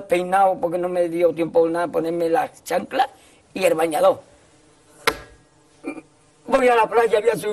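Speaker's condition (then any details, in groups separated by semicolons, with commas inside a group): No condition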